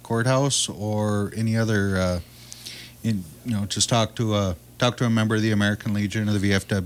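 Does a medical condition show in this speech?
No.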